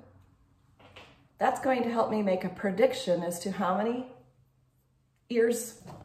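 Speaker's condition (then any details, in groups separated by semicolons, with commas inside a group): No condition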